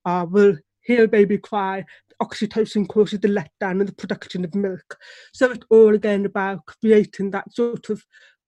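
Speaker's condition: Deafness; relies on lip reading

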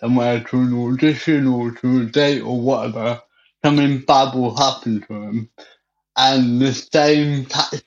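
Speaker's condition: Cerebral palsy; wheelchair

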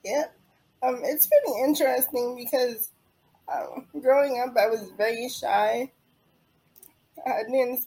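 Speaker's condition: Cerebral palsy; diagnosed at 9 months after delayed development

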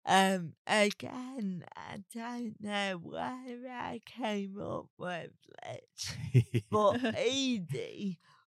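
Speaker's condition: Cerebral palsy; present by age 4, falls over a lot; talks differently

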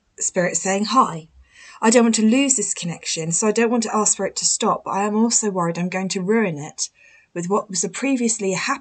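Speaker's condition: No condition

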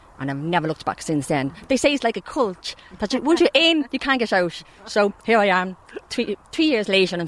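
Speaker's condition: Partial deafness; congenital, relies on lip reading, fluent in sign language; can hear a few things, hears David Carey clearly through his microphone

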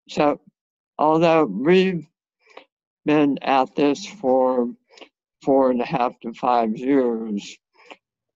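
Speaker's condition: Head and neck cancer surgery; resulting severe dysphagia, no normal meals since

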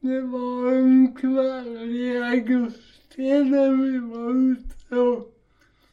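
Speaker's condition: Cerebral palsy; walking difficulty, walking improved with gym training; walks much better than at first hunts

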